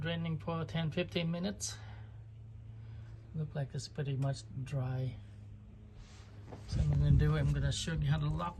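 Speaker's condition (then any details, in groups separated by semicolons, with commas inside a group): No condition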